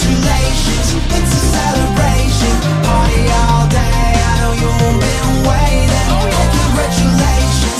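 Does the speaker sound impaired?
No.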